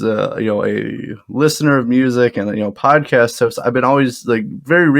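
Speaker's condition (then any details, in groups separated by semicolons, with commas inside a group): No condition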